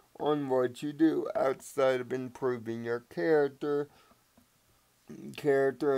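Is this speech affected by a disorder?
Yes: cerebral palsy.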